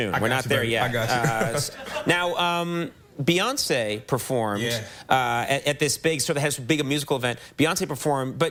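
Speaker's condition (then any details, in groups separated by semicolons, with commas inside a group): No condition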